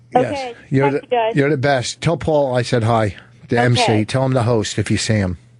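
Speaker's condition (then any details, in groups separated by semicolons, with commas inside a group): No condition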